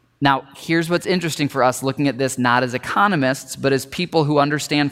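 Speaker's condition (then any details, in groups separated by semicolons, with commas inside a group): No condition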